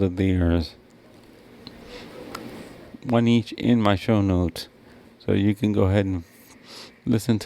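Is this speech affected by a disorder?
Yes: cerebral palsy; wheelchair user.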